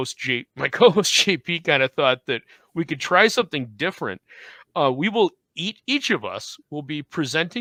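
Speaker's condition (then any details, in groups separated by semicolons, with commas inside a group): No condition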